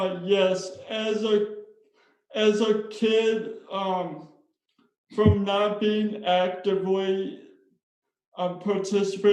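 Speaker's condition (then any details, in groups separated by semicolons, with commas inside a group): Spastic cerebral palsy; speech impairment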